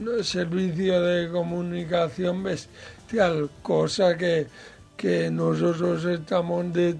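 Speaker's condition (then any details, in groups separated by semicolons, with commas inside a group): Cerebral palsy, mild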